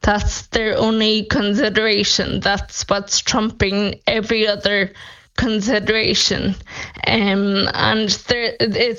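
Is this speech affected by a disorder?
Yes: Friedreich's ataxia; diagnosed at age 12, progressive neurological condition, Skyclarys not funded by HSE drugs group; 28 years old, about 16 years since diagnosis, monthly neurological decline, mobility affected, eyesight changes, untreated; speech deteriorating, voice banking on software for couple of hours, offered synthetic voices, expects voice loss.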